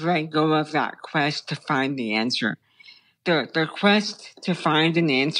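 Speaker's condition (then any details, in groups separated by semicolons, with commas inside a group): Brain stem tumor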